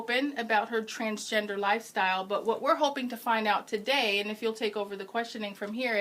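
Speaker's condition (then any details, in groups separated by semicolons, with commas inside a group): No condition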